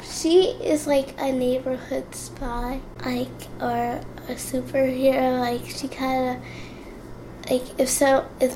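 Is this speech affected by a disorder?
Yes: cerebral palsy; finds reading own poetry aloud hard, cannot say it as intended.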